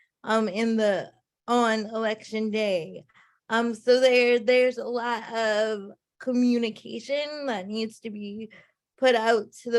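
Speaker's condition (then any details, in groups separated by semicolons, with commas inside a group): Cerebral palsy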